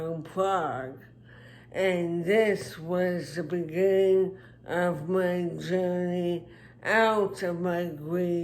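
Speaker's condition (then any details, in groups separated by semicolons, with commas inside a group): Traumatic brain injury; speech impairment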